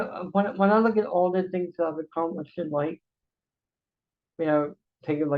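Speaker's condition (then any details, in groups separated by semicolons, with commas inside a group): Cerebral palsy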